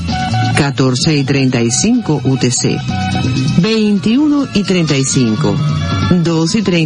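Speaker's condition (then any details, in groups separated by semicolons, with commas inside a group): No condition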